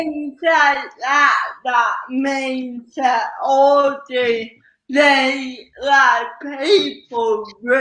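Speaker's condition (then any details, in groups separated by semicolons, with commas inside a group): Cerebral palsy; slow speech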